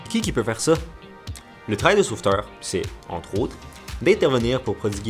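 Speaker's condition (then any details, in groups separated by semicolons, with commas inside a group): No condition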